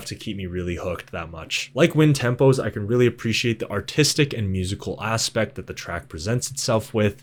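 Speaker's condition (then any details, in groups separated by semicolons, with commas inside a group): No condition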